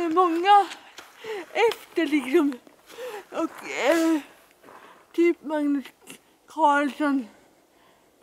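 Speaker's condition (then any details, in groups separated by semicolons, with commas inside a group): Dyskinetic cerebral palsy, severe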